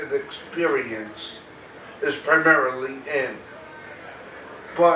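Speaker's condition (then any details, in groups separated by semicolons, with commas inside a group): Cerebral palsy, mild; mainly affects speech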